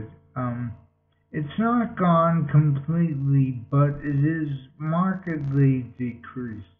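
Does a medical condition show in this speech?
Yes: multiple sclerosis.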